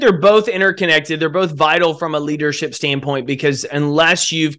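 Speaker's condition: No condition

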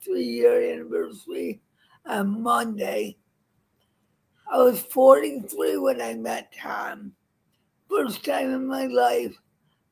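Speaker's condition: Cerebral palsy; permanent, wobbly gait, frequent falls; age 71, back in physical therapy for frequent falls, cane advised against, no pain, not worsening; described as drooly and funny, once judged too poor for teaching, mistaken for drunk

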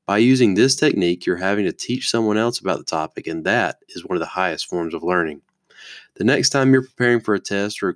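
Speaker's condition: No condition

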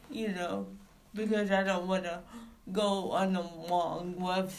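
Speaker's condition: Cerebral palsy; no wheelchair use

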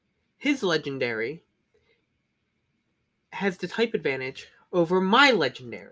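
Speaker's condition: No condition

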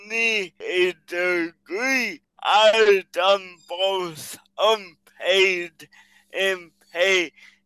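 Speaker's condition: Cerebral palsy

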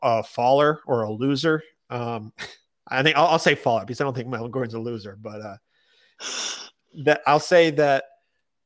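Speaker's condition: No condition

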